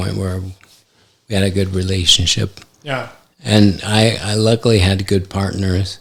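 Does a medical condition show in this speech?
Yes: ALS; affects hand function.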